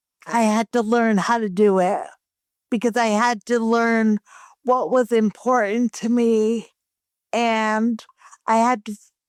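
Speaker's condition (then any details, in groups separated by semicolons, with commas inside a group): Cerebral palsy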